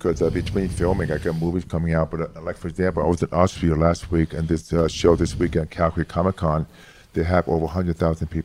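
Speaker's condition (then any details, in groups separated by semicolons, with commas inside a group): Hearing loss; severe childhood speech impediment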